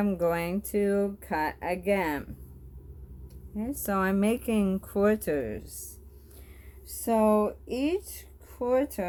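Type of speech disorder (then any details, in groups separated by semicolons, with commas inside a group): Bulbar dysarthria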